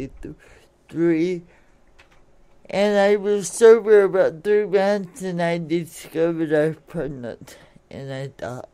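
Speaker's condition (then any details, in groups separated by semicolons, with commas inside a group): Cerebral palsy; from birth, affects speech and motor skills including hands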